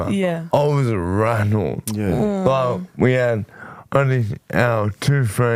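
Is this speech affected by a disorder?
Yes: motor neurone disease; shoulder onset.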